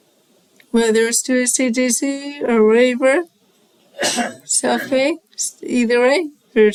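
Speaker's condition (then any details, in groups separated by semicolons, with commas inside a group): Cerebral palsy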